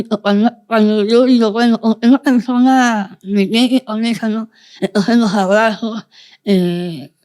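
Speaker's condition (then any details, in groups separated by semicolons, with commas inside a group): Moebius syndrome, congenital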